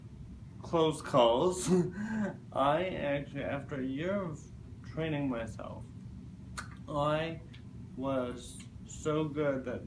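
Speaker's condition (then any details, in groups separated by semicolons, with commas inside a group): Cerebral palsy; present from birth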